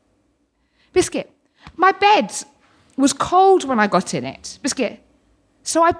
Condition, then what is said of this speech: Tourette syndrome. These episodes, which I call ticking fits, look seizure-like and need similar management.